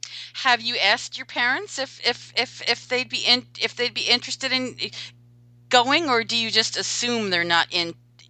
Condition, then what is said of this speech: No condition.